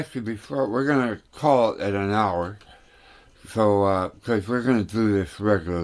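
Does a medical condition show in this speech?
Yes: tongue cancer; tongue tumor.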